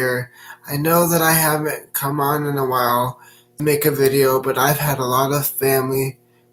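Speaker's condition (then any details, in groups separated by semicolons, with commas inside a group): Cerebral palsy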